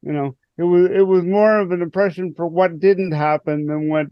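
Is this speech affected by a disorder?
Yes: cerebral palsy; born about 3 months premature, non-progressive, mainly manual wheelchair, also motorized wheelchair.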